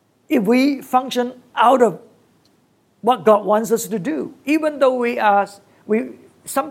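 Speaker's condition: No condition

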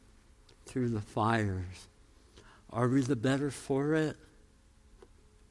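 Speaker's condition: Tongue cancer, jaw reconstruction

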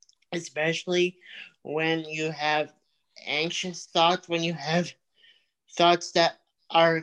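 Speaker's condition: Cerebral palsy; from birth

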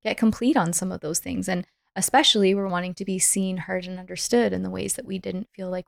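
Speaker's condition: No condition

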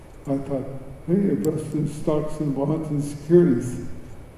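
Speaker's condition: Cerebral palsy; speech

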